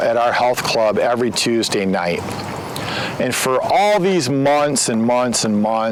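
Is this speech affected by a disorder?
No.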